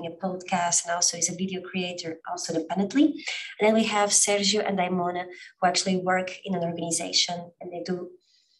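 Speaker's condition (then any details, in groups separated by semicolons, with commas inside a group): No condition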